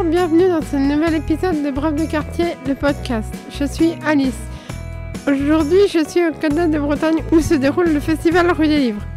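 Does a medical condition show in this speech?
No.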